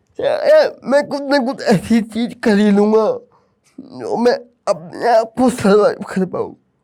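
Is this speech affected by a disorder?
Yes: cerebral palsy.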